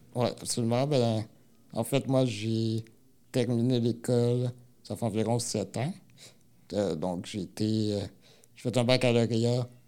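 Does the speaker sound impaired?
Yes: spinal muscular atrophy type 2; muscles do not develop, movement limited to right hand fingers, wheelchair user.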